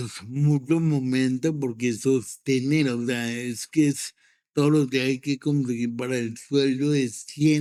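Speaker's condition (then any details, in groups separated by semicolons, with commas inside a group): Cerebral palsy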